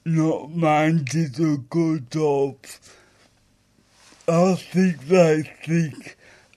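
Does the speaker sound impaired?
Yes: stroke with aphasia; acquired brain injury from stroke, disability mostly in brain controlling muscles, balance issues, walks funny; about 10 years since stroke; talks funny, a bit of aphasia, thinking fine.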